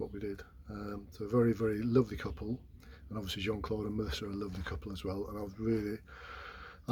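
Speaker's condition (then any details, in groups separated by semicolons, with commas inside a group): No condition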